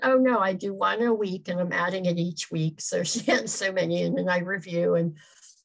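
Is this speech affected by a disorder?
Yes: cleft palate; congenital, extremely severe, no nose, no upper lip, no upper palate at birth, hole unclosed initially; breathing problems from birth, unable to be fed as infant.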